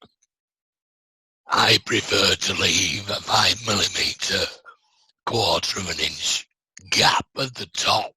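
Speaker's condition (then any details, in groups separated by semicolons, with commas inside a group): Laryngectomy, voice prosthesis; speaks via voice prosthesis valve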